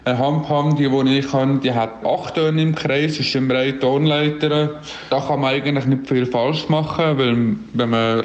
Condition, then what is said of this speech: Deafness. Ich bin da sicher ein Ausnahmefall von einem Gehörlosen, also wenn man mit anderen vergleicht.